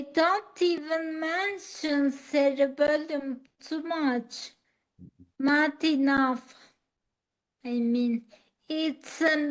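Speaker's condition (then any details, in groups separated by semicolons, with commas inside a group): Acquired ataxia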